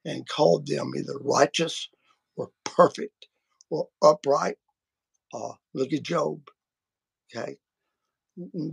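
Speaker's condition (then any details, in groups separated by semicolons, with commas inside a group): Vocal cord surgery; multiple vocal cord surgeries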